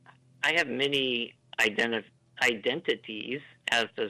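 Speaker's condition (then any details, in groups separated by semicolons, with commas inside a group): Duchenne muscular dystrophy; diagnosed at age 3, power chair since about age 10, no ventilator in earlier school years; uses ventilator to breathe; ventilator may be audible, cadence slightly different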